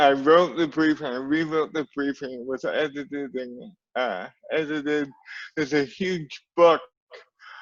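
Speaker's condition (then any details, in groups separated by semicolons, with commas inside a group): Cerebral palsy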